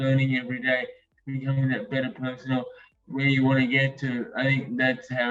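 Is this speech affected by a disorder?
Yes: acquired brain injury; acquired, not hereditary; over nine years since injury, ongoing physical therapy; speech gradually improving.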